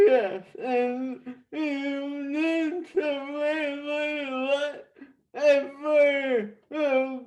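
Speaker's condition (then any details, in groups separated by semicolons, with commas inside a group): Traumatic brain injury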